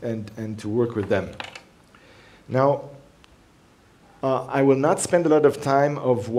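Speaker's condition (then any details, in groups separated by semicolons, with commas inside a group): No condition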